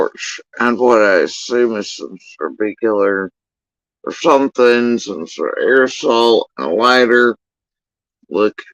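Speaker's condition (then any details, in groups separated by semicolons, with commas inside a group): Facial paralysis after surgery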